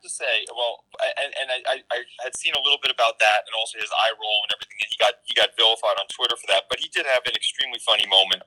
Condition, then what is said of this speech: No condition.